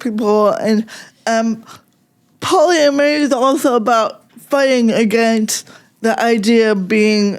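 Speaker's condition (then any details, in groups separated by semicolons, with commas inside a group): Cerebral palsy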